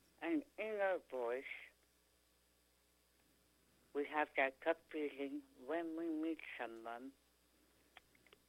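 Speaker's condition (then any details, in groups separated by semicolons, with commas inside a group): Tongue cancer; feeding tube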